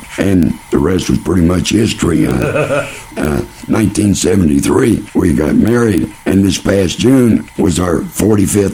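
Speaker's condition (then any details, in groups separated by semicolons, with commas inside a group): Laryngeal cancer; unable to eat or drink for past three years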